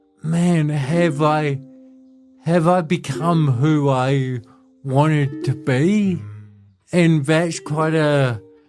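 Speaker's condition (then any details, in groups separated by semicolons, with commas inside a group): Cerebral palsy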